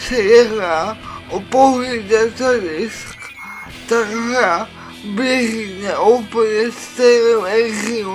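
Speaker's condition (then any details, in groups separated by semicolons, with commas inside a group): Cerebral palsy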